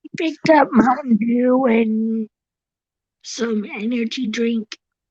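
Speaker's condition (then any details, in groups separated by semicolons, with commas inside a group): Cerebral palsy; visible disability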